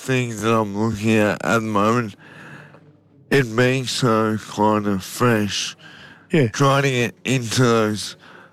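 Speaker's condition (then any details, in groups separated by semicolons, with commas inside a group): Motor neurone disease; sporadic motor neurone disease, deteriorating quickly; had treatment overseas, exploring TPS neuromodulation in Melbourne, twice-daily home device, nanocrystallized gold from Salt Lake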